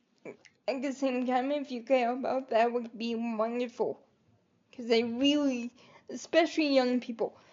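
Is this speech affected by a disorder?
Yes: cerebral palsy; able to articulate and speak.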